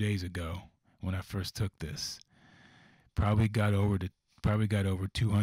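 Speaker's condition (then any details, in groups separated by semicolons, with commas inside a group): No condition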